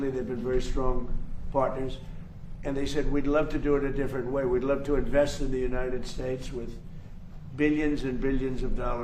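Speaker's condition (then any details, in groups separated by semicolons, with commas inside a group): No condition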